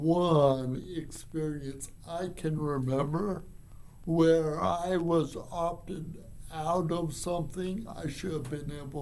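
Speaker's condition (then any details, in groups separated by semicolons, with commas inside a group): Cerebral palsy; from birth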